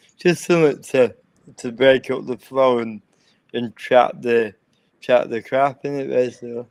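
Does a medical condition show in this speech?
Yes: cerebral palsy.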